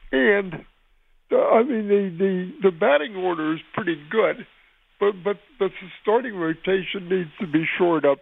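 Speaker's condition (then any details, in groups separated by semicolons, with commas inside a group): Cerebral palsy; unable to walk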